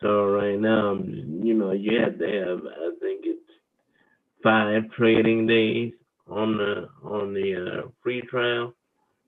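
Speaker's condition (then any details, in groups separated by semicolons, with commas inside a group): Cerebral palsy; wheelchair user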